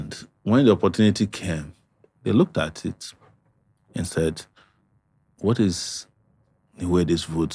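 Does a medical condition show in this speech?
No.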